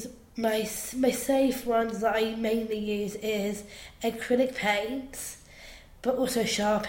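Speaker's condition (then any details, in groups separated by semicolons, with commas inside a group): Down syndrome; slow learning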